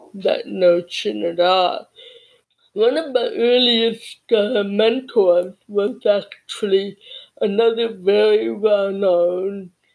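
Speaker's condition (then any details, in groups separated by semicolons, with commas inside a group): Cerebral palsy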